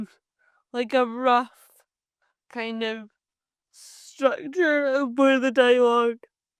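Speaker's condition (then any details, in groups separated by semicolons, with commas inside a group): Cerebral palsy; from birth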